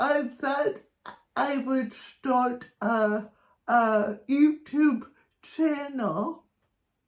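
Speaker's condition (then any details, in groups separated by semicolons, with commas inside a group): Cerebral palsy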